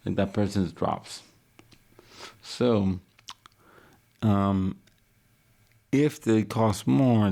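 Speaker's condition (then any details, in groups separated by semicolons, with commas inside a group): Cerebral palsy; wheelchair user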